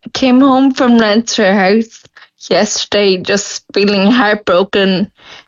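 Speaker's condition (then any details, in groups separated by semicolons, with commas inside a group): Friedreich's ataxia; progressive Friedreich's ataxia, wheelchair user, no access yet to Skyclarys; deteriorating, struggling with transfers from wheelchair to bed and toilet; very hard to speak, exhausted after speaking, worsening swallow, more frequent choking episodes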